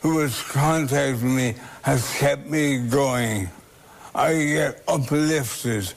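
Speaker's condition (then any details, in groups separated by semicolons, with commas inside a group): Motor neuron disease; voice deterioration as first sign, later fatal; later voice loss, voice bank from DCU using archived recordings, tapped button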